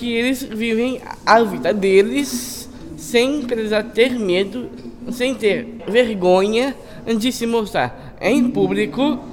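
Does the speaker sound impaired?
Yes: Down syndrome; aged 22.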